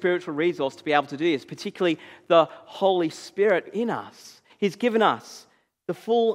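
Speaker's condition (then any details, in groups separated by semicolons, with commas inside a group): No condition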